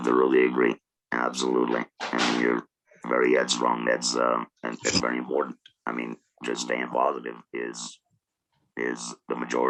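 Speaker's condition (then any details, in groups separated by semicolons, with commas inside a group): Laryngectomy, oesophageal; total laryngectomy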